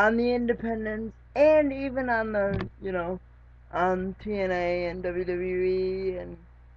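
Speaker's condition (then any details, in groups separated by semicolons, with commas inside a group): Cerebral palsy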